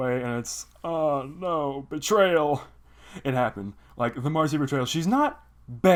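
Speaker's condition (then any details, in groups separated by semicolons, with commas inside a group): No condition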